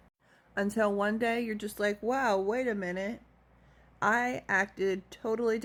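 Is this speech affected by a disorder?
No.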